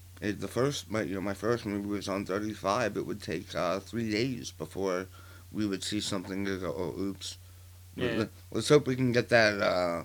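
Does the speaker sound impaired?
Yes: partial glossectomy for tongue cancer; stage 3, 40% of right side of tongue removed, tracheotomy, neck lymph node spread, recurrence; about a year since onset, chemotherapy and radiation completed, healing, divot in neck.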